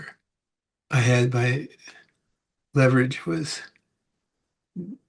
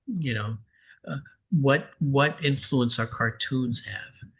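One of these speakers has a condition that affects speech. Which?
The first: Parkinson's; about 18 years since onset.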